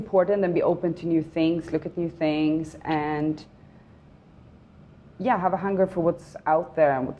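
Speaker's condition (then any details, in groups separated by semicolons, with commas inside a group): No condition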